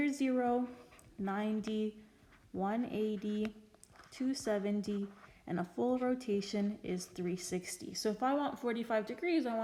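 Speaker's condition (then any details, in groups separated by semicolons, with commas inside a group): No condition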